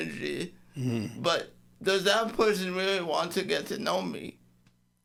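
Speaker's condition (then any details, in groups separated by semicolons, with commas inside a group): Cerebral palsy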